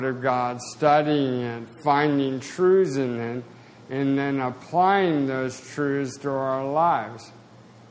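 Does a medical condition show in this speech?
Yes: spasticity, mild.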